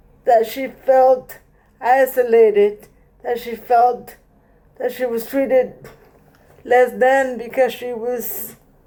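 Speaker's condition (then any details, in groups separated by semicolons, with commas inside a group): Cerebral palsy; present from birth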